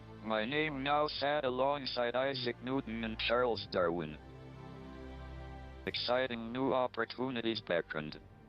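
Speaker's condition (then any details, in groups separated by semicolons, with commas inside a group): Amyotrophic lateral sclerosis, speech-generating device; wheelchair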